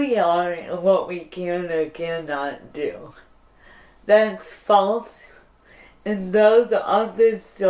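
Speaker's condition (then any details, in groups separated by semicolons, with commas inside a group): Cerebral palsy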